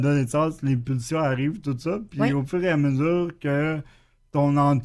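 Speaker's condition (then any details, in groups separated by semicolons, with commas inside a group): Cerebral palsy; acquired after chickenpox with intense fever at three weeks old, wheelchair user; stable, major physical limitation, spasms more on right side, physical conditioning, intervention plans; expresses himself very well, good vocabulary per co-host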